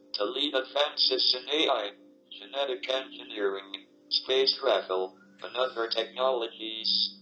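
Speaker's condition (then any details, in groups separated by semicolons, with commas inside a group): ALS, speech-generating device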